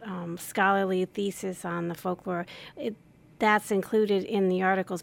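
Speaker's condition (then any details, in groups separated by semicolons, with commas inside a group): No condition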